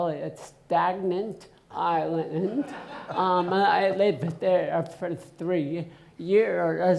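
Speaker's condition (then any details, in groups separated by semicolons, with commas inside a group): Essential tremor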